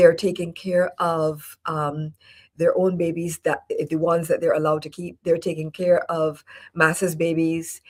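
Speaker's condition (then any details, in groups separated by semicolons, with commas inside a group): No condition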